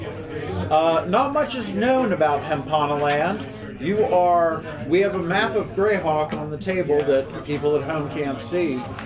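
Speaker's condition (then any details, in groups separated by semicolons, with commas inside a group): No condition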